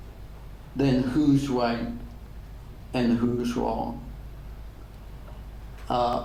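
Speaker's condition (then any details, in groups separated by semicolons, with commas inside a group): ALS; degenerative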